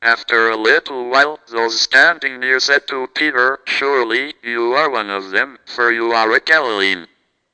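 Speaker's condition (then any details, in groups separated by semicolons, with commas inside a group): Cerebral palsy, speech-generating device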